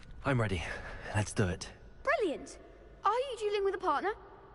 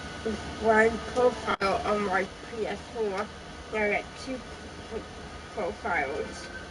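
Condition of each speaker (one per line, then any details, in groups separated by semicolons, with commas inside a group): No condition
Cerebral palsy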